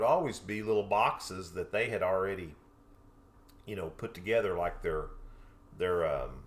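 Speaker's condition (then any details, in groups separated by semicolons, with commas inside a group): No condition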